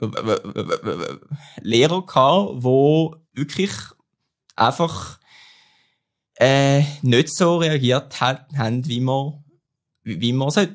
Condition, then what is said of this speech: Stuttering. Weil es gibt schon Situationen, ja, wo ich jetzt denke, okay, da muss ich jetzt ein bisschen schauen, wie ich es mache.